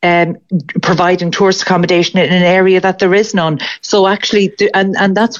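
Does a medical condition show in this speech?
No.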